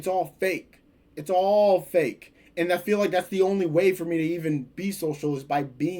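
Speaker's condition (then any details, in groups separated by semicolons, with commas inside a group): No condition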